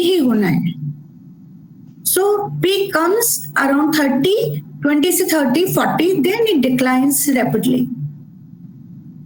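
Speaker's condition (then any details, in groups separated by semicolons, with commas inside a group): No condition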